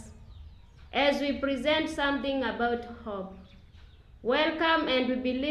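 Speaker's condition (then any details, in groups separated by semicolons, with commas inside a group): No condition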